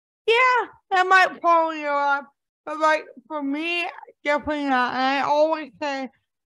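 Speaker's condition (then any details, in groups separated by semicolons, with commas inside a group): Cerebral palsy; right-brain damage affecting left side of body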